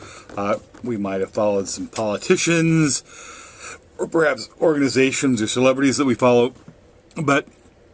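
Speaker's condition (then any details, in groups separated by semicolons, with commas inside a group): No condition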